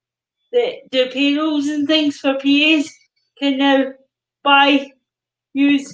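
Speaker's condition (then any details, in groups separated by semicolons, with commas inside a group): Cerebral palsy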